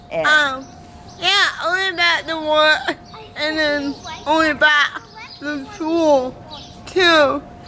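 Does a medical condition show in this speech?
Yes: cerebral palsy; from birth, affects walking; hard to understand, worse when fast, pronunciation trouble, formerly speech device.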